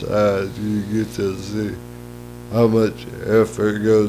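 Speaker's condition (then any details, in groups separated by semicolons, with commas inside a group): Cerebral palsy; lifelong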